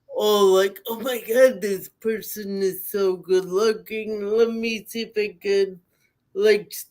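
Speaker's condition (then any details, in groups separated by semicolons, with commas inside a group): Cerebral palsy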